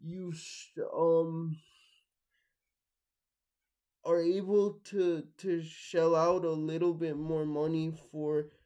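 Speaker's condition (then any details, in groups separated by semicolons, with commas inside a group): Cerebral palsy, mixed, mild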